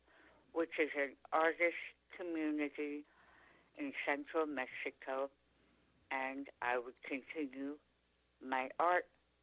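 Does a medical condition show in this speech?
Yes: tongue cancer; after surgery could not speak or swallow, feeding tube, now speaks pretty clearly.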